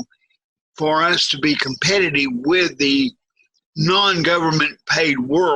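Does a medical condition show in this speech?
Yes: cerebral palsy, severe; from birth, quadriplegic, wheelchair most of life.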